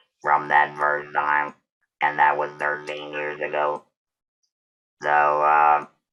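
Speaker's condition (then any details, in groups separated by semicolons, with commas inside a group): Total laryngectomy; about 14 years since laryngectomy, stage 3 before surgery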